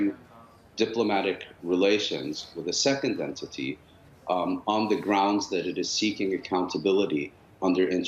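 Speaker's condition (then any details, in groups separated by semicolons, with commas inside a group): No condition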